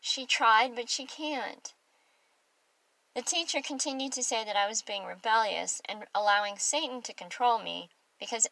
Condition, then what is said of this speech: Cleft palate. It wasn't until I was 23 that I felt my speech was easily understood.